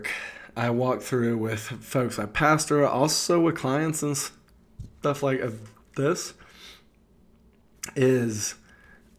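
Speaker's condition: Stuttering; stutter since childhood, very severe in childhood; still identifies as a stutterer, speaking publicly to an audience; now able to communicate publicly; prolonged sounds, blocks

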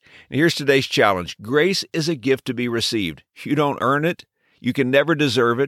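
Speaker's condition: No condition

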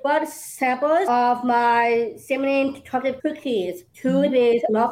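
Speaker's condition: Down syndrome; Down syndrome since birth

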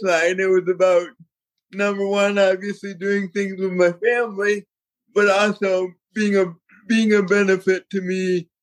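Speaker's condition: Cerebral palsy; from birth, born prematurely at 3 pounds 7 ounces, father Jeff propels him through swim, bike, run

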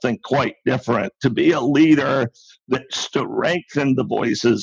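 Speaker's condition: Spasmodic dysphonia; rare neurological voice disorder, acquired as adult CEO, no known cause, no known cure, affects only speech; trouble speaking at onset, lost consistent comfortable use of voice, very limited ability to speak

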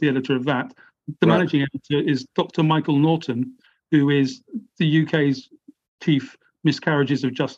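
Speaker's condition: Stammer; stammer causing blocks; stammer barely noticeable in relaxed, open conversation; stammer worse under stress and strategized answers, avoided speaking in court because of it; repeated words, blocks

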